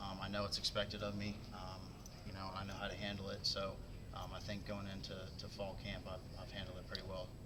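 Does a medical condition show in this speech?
No.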